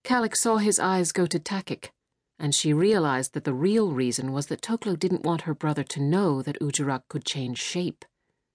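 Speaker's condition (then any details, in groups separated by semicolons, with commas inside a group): No condition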